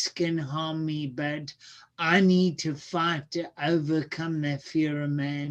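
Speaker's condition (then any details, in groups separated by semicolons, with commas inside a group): Cerebral palsy; speech sounds atypical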